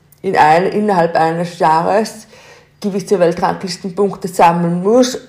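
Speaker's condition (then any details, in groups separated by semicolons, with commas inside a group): Deafness; learned sign language only from age 17, uses sign language interpreters; learned to speak over time despite deafness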